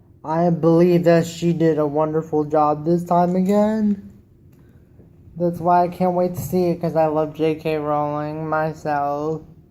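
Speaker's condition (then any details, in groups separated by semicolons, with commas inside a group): Cerebral palsy; wheelchair user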